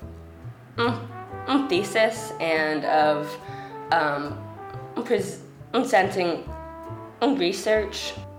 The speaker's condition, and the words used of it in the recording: Stuttering. To listeners who have never listened at length to someone with a stutter, it can take a while to adjust, so I encourage you to be patient.